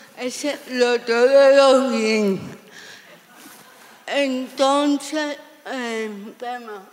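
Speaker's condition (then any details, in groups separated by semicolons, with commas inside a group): Severe cerebral palsy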